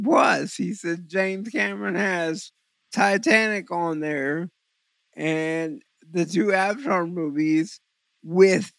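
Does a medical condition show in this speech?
Yes: cerebral palsy; visual focusing difficulty.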